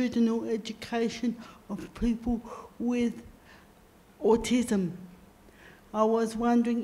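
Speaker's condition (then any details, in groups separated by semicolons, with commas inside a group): Cerebral palsy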